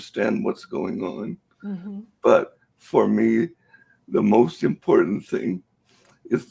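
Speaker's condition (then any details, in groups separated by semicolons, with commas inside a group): Cerebral palsy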